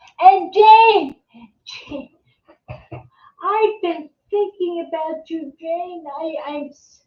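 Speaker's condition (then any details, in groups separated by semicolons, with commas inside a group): Multiple sclerosis, secondary progressive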